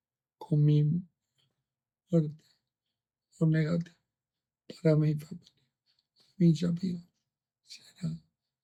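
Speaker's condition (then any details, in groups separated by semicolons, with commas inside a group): ALS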